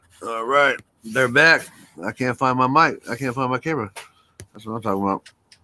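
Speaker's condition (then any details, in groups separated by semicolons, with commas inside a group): No condition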